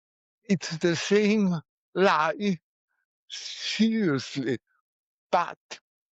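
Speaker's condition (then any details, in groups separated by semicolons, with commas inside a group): Cerebral palsy; poor speech as a child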